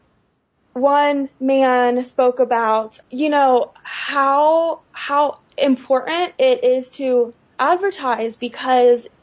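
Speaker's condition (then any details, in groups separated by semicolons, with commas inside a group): Stuttering; stuttering whole life, long hidden by avoiding talking, expected at 13 it would go away; stutters openly, no longer hides stuttering; stuttered speech, formerly avoided talking and seemed shy; repeated words, prolonged sounds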